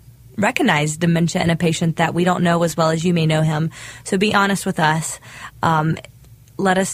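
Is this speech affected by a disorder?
No.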